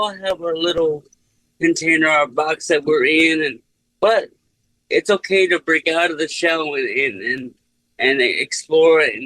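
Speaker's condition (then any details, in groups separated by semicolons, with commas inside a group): Cerebral palsy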